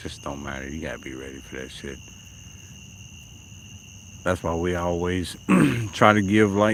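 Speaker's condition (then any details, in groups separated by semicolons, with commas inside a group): No condition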